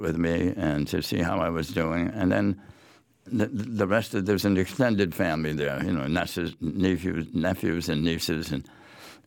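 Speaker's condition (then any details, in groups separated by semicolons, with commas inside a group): Head and neck cancer; large inoperable base-of-tongue tumor in 80s, biopsy by dr. Yarbrough at Yale, clinical trial chemoradiation; before diagnosis, tongue moved awkwardly, swallowing problems and coughing, barium swallow at Norwalk Hospital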